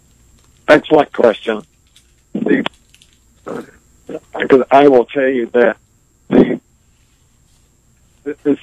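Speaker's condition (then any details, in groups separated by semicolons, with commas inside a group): ALS; progressive disease, diagnosed nearly 20 years ago; able to speak and communicate clearly, communicating takes more time due to ventilator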